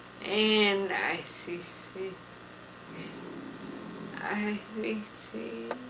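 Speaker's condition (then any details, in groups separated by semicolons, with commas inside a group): Traumatic brain injury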